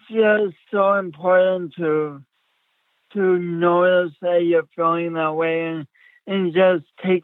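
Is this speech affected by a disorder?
Yes: speech impediment; since childhood, uncoordinated with poor balance as child, physical and occupational therapy in childhood; speech impediment still present; repeating words over and over, impediment never went away.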